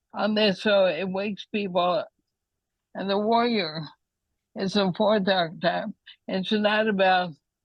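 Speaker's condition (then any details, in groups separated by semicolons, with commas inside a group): ALS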